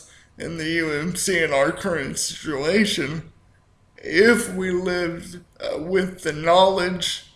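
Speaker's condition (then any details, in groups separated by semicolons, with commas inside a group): Cerebral palsy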